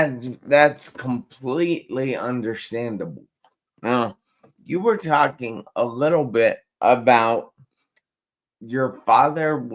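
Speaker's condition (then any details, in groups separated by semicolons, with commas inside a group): Traumatic brain injury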